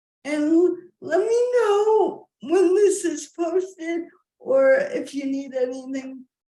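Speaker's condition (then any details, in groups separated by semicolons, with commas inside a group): Cerebral palsy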